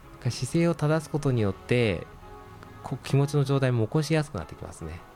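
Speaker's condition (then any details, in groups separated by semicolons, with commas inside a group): No condition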